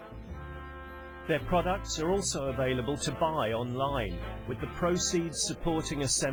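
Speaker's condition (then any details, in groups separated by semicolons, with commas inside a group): No condition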